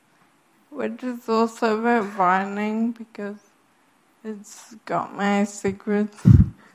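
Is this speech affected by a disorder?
Yes: Friedreich's ataxia; cannot speak if quiet.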